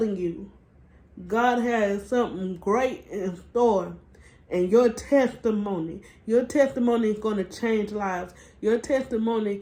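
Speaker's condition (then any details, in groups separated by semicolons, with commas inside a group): Cerebral palsy; spastic diplegia, from birth, weak legs, crouched gait; diagnosed age three, walks only 10 to 15 minutes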